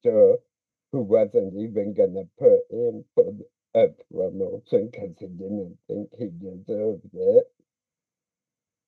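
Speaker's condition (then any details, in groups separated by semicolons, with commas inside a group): Speech impediment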